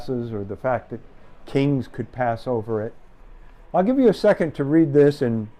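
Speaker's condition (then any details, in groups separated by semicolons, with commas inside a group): No condition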